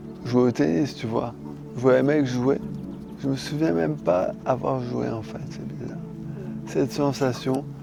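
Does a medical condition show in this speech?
Yes: charcot disease (ALS); voice worsening, articulation problems.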